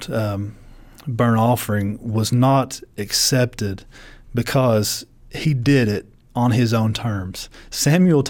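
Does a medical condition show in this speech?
No.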